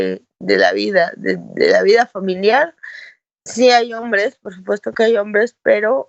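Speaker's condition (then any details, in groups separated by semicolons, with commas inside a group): Cerebral palsy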